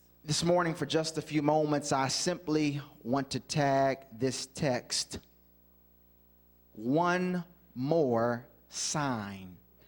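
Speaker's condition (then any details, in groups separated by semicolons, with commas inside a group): No condition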